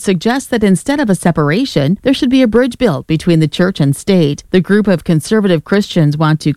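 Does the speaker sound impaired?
No.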